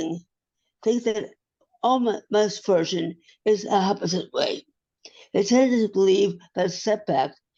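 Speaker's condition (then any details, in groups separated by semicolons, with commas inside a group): Acquired brain injury; ongoing recovery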